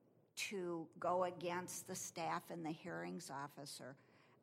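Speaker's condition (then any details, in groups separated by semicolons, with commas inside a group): No condition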